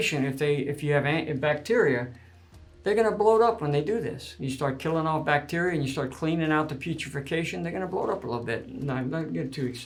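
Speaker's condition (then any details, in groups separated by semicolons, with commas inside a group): No condition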